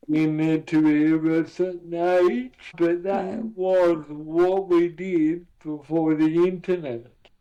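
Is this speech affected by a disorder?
Yes: cerebral palsy; poor fine dexterity, could not hold pen.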